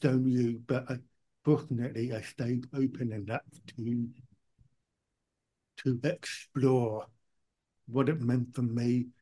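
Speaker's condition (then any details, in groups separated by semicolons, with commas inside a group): Profound deafness, born profoundly deaf, cochlear implant; hearing aids let own speech be heard, speech not too bad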